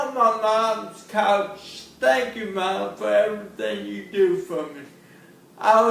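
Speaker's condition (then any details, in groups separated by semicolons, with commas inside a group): Cerebral palsy; since birth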